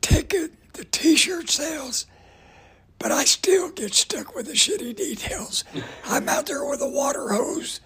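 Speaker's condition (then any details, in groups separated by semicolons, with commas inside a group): Voice damage from cancer; raspy voice, ongoing cancer fight, age 72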